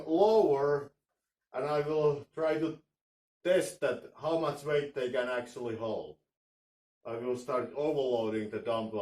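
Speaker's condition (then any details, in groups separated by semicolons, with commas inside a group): No condition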